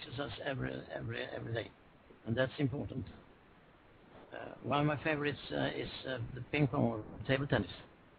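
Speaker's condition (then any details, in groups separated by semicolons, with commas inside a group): Parkinson's disease; about 1,100 mg daily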